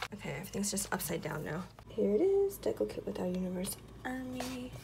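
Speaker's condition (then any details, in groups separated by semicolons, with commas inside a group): No condition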